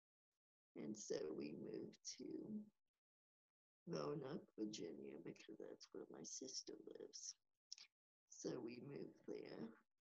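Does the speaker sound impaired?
Yes: cerebral palsy; age 32, wheelchair user.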